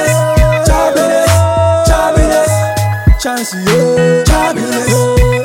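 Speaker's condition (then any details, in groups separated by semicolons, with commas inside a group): No condition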